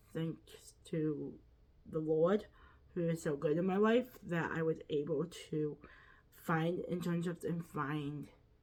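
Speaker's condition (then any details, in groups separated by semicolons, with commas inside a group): Quadriplegic cerebral palsy; lifelong, ankle-foot orthoses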